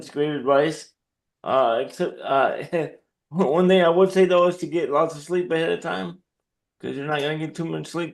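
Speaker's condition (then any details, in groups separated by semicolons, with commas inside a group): Cerebral palsy; dexterity issue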